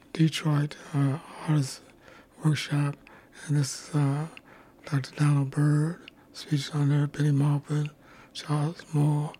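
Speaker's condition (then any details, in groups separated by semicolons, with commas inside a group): Dysphonia; dysphonia most of adult life, big hole in throat; voice gets quieter the more spoken, voice drops off, hard to hear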